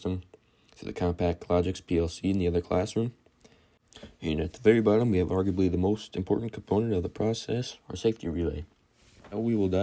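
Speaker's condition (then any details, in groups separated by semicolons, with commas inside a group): No condition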